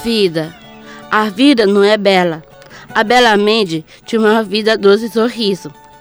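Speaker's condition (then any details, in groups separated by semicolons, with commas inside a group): Down syndrome; reads own poem aloud, gives short answers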